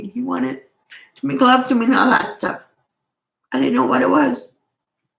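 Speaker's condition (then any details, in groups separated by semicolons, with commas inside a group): Cerebral palsy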